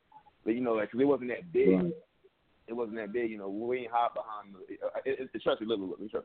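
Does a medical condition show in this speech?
Yes: stuttering; stutters but not shy, still willing to talk to people; here repeated sounds.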